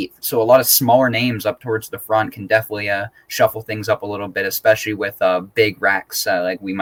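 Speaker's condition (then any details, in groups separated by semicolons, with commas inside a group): No condition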